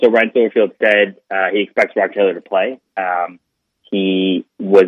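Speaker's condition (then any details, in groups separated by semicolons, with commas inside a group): No condition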